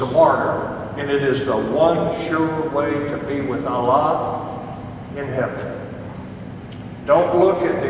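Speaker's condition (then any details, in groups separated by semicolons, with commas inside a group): No condition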